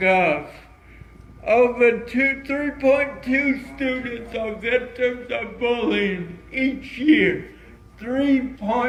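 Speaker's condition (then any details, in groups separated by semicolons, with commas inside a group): Cerebral palsy; since birth, brain damage at birth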